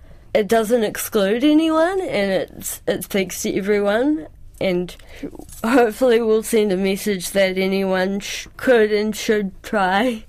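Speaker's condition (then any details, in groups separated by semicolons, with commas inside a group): Cerebral palsy; presses really hard when writing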